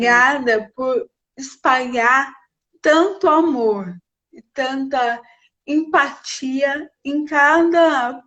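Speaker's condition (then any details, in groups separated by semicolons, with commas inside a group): Cerebral palsy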